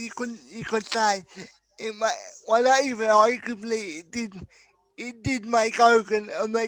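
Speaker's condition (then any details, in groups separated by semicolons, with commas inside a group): Cerebral palsy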